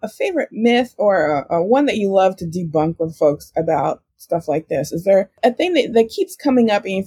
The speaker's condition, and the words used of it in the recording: No condition.